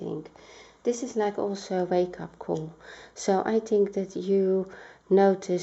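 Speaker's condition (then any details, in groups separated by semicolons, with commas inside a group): No condition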